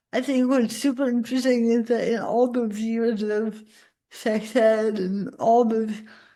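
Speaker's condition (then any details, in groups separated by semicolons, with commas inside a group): Cerebral palsy; spasticity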